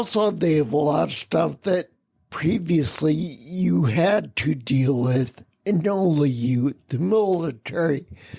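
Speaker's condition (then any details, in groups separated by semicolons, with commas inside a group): Spinocerebellar ataxia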